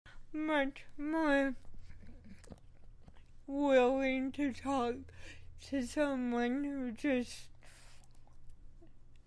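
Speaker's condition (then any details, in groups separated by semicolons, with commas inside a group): Cerebral palsy; working with speech therapist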